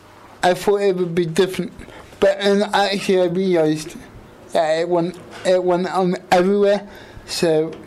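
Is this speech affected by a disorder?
Yes: quadriplegic cerebral palsy; all four limbs affected, right side worse than left, wheelchair bound, 24-hour care; obvious speech impediment, quite a bit of effort to speak and shape words, considers self understandable.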